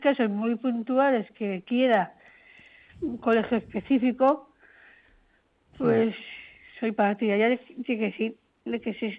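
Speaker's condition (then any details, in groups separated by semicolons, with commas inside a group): Down syndrome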